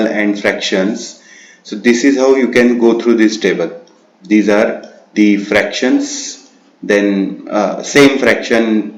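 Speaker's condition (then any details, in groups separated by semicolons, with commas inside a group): No condition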